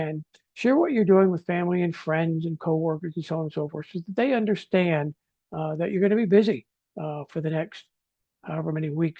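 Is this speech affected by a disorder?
No.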